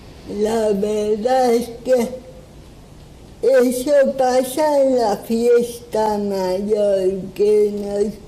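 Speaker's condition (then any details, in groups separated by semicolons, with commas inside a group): Cerebral palsy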